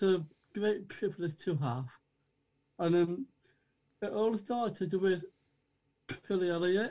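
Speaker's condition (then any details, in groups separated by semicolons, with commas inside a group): Down syndrome; from birth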